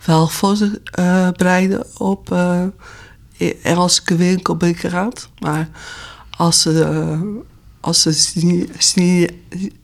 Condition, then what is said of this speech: Aphasia. Ja, mijn vrienden en familie eh, eh, geven me wel tijd om te praten.